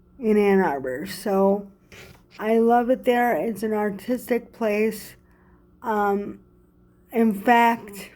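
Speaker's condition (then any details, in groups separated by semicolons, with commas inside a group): Cerebral palsy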